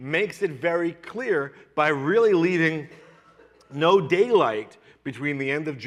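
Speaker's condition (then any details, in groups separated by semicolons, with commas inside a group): No condition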